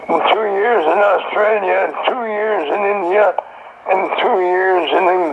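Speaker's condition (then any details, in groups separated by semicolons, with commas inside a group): Throat cancer; survivor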